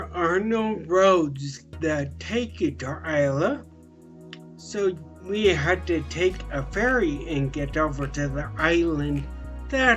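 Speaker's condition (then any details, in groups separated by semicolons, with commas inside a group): Traumatic brain injury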